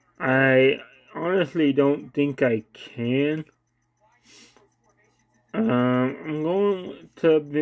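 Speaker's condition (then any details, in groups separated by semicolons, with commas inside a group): Cerebral palsy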